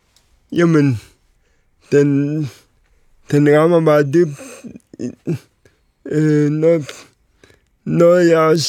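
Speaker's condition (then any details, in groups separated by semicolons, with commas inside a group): Cerebral palsy; uses wheelchair, six wheels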